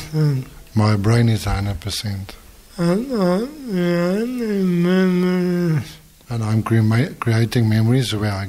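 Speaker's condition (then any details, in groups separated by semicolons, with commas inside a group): Motor neurone disease; terminal, last years of life; difficulty speaking clearly, needs interpreter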